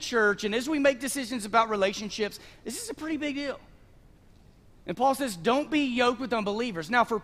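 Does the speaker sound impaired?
No.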